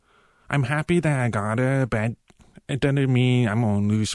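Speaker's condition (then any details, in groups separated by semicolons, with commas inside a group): Profound deafness; now hears sounds such as rain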